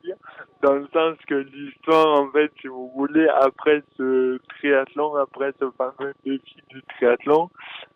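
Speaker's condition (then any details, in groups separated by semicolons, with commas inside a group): Dystonia; present since birth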